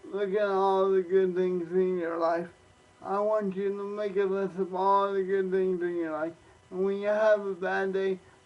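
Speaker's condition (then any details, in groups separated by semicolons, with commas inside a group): Cerebral palsy; cerebral palsy, premature birth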